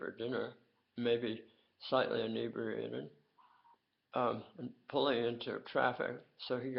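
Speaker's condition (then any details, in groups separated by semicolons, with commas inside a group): Tongue cancer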